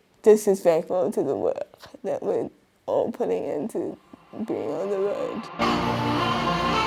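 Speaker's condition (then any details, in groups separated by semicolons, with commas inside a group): Cerebral palsy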